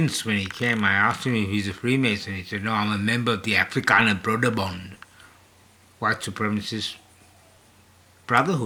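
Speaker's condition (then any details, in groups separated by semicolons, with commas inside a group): Parkinson's disease; hypersalivation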